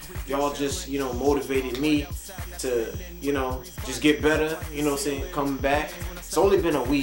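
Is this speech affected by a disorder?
No.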